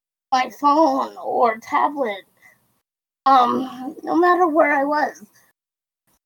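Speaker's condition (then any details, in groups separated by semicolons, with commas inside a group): Cerebral palsy; quadriplegic, wheelchair user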